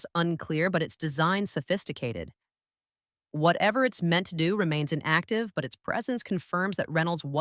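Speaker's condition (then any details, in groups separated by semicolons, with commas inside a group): No condition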